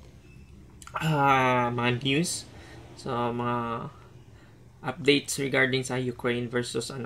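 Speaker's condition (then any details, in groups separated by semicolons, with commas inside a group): No condition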